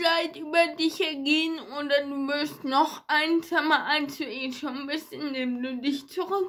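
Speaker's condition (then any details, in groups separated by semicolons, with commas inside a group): Ataxia; ataxia affecting hands and fingers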